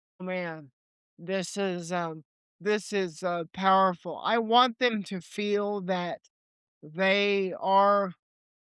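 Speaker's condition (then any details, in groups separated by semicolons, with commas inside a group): Cerebral palsy; limited mobility, legs; age 28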